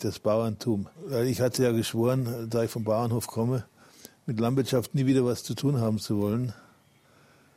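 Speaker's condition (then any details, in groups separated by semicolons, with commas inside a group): Parkinson's disease; almost no tremor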